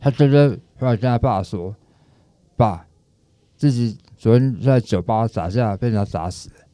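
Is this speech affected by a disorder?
Yes: tongue cancer, stage 4 tongue cancer and parotid cancer; stage four tongue cancer, recovered; daily pronunciation practice after recovery, now speaks clearly, called a miracle by others.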